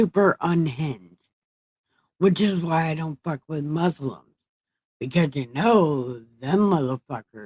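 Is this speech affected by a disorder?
Yes: brain injury.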